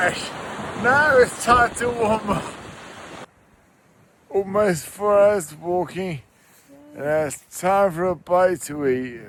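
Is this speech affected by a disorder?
Yes: motor neurone disease; recently diagnosed; first symptom unclear speech.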